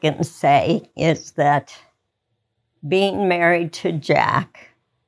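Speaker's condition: ALS; rare incurable progressive neurodegenerative disease, diagnosed about 3 years ago, lost ability to walk, wheelchair user

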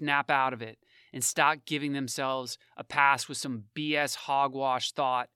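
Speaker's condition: No condition

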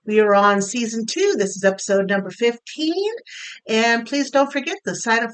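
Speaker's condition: No condition

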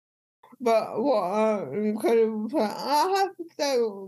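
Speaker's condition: Cerebral palsy; speech impediment

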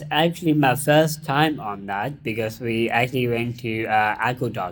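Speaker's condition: Down syndrome; intellectual disability

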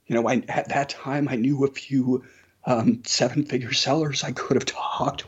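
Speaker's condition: Spasmodic dysphonia; voice changes began about 10 years ago, progressively worse over following year, many doctors missed diagnosis; vocal cords break open when speaking, breathy on certain syllables, can still communicate and be heard

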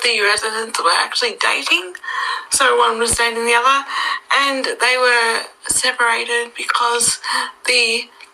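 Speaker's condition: Cerebral palsy; brain damage, present since childhood

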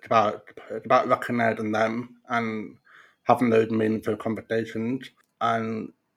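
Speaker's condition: Profound deafness; congenital profound deafness, diagnosed at 18 months, no hearing; talks despite consultant predicting no speech and need for sign language

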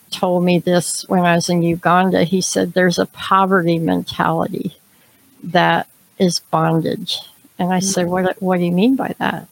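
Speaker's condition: Cleft palate; extremely severe

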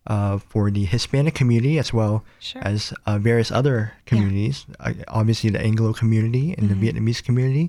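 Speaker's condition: Cleft palate; nose and lip

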